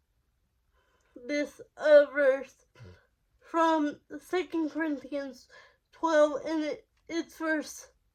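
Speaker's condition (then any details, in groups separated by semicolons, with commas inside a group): Cerebral palsy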